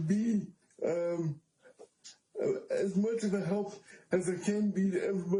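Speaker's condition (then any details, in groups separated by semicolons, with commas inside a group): Cerebral palsy; power wheelchair user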